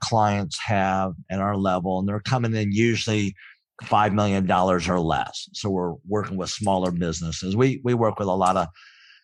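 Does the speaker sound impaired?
Yes: cleft palate; congenital cleft palate, present from birth; speech sounded different in childhood, stuttered when nervous as child, afraid of speaking up.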